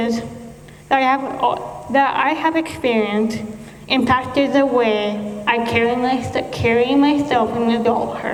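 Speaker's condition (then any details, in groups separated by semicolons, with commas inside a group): Cerebral palsy; speech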